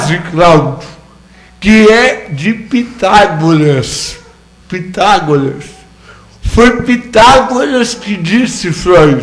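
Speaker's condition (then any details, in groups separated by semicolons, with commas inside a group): Cerebral palsy; no speech as child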